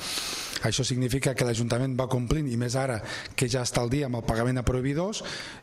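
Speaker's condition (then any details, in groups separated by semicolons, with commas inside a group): No condition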